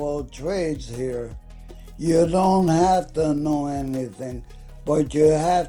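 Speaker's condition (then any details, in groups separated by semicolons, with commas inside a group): ALS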